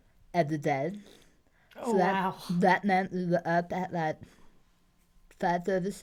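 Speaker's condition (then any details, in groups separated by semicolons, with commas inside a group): Tongue cancer surgery; tongue cancer twice, no tongue tip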